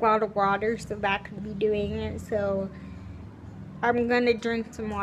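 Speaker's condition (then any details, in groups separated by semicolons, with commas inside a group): Cerebral palsy, spastic, severe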